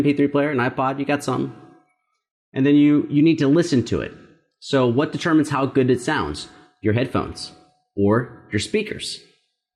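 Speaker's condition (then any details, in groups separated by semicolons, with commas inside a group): No condition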